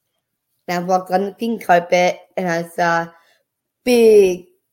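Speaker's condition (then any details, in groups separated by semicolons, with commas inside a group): Down syndrome; prenatal diagnosis at 20-week ultrasound, chromosomal disorder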